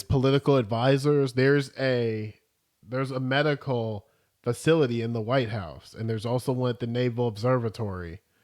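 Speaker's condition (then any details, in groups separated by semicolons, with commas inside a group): No condition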